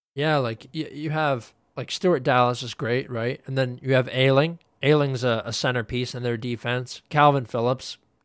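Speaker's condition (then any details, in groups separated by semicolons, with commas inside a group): No condition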